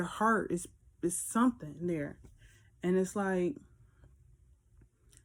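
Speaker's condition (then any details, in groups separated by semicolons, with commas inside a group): No condition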